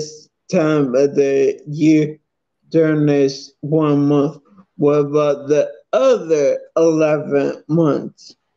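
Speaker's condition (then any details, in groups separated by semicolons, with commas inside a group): Multiple sclerosis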